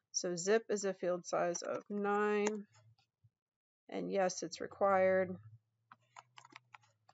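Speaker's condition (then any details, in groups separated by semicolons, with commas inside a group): No condition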